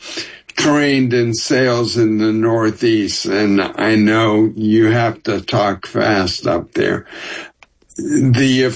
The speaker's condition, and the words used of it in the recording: ALS (motor neuron disease). I used to be a fast talker, trained in sales in the Northeast, and I know you have to talk fast up there.